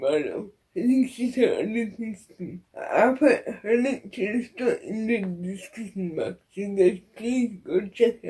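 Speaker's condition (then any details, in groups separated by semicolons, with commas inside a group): Cerebral palsy; wheelchair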